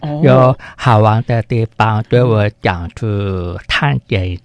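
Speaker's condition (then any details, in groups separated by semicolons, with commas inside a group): Hearing impairment; congenitally deaf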